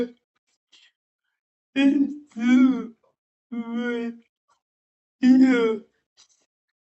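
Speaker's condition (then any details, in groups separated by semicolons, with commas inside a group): Cerebral palsy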